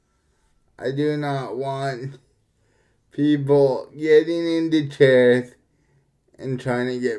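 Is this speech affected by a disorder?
Yes: cerebral palsy.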